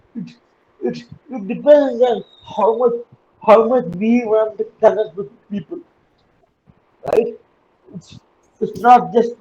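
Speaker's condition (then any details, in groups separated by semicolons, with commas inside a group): Cerebral palsy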